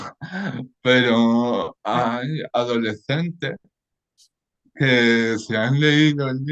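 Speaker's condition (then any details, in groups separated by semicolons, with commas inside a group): Cerebral palsy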